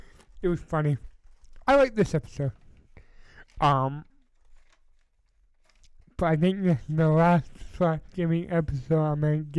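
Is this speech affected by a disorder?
Yes: cerebral palsy.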